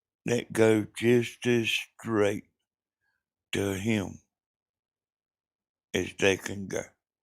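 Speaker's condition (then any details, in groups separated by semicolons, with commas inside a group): Brain bleed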